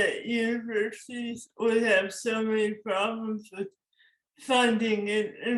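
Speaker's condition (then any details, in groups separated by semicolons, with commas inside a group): Cerebral palsy; forceps birth injury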